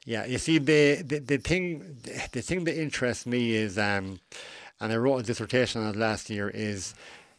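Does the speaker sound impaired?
Yes: cleft lip and palate; congenital cleft lip and palate, failure of mouth and nose to align, two or three surgeries in infancy, last surgery at 17.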